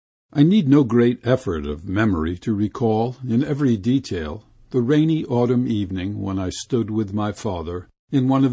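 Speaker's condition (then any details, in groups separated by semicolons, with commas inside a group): No condition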